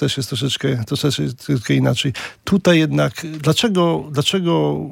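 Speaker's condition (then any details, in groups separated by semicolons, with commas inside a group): No condition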